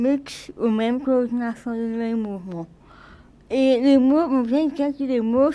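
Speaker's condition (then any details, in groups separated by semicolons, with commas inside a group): Cerebral palsy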